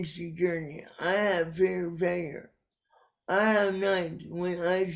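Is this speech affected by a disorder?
Yes: cerebral palsy; caused by brainstem aneurysm.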